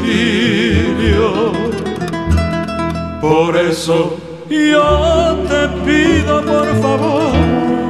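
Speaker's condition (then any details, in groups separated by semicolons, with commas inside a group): No condition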